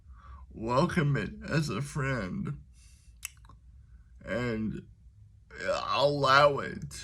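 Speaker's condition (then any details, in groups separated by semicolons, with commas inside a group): Cerebral palsy; speaks slower at times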